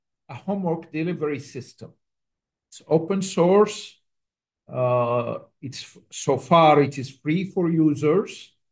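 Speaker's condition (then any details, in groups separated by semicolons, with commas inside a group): No condition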